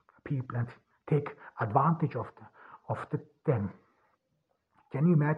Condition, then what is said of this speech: Stuttering. I mean, despite the fact that it would be easier because I'm stuttering.